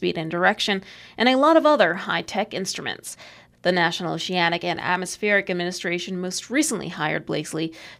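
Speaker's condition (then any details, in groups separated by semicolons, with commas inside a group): No condition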